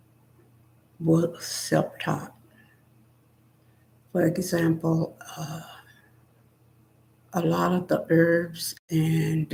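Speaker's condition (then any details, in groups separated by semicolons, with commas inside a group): Spinal neurosarcoidosis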